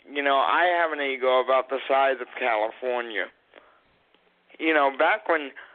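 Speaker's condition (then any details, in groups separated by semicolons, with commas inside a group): Cerebral palsy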